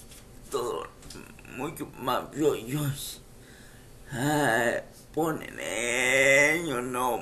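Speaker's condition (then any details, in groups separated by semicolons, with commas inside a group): Cerebral palsy; speaking style due to condition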